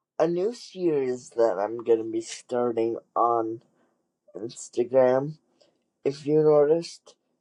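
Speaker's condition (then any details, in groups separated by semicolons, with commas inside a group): Cerebral palsy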